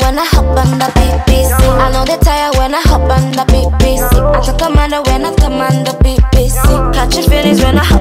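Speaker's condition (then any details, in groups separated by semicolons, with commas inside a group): No condition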